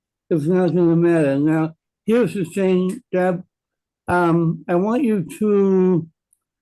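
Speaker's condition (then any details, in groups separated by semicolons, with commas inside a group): Cerebral palsy; present from birth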